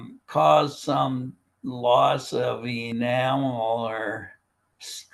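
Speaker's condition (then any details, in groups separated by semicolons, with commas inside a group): Primary lateral sclerosis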